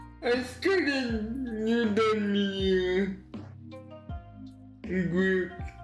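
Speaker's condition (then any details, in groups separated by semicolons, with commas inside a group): Cerebral palsy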